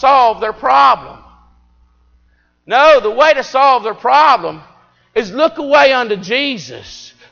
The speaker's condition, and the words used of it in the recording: No condition.